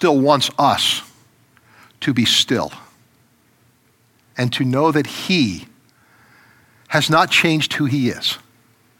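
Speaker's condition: No condition

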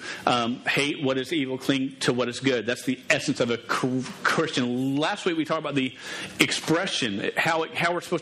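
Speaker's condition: Stuttering; repeated sounds, prolonged sounds

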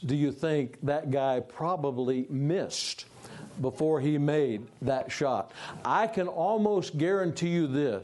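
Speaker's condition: No condition

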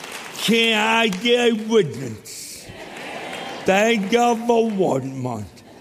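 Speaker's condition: Cerebral palsy; speech impediment

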